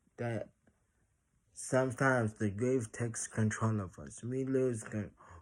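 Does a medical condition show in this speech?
Yes: traumatic brain injury.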